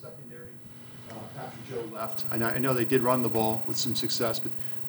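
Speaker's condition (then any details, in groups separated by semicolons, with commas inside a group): No condition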